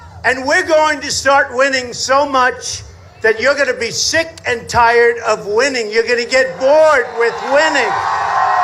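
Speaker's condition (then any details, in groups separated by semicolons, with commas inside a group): No condition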